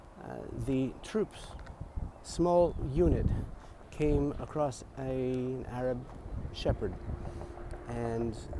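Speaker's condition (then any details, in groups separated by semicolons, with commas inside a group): No condition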